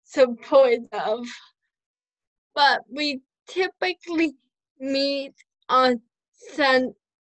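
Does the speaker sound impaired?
Yes: cerebral palsy, spastic quadriplegic, mild.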